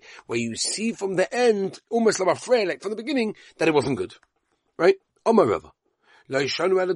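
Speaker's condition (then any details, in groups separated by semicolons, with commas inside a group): No condition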